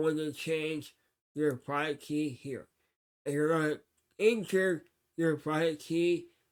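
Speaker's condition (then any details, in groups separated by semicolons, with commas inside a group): Cerebral palsy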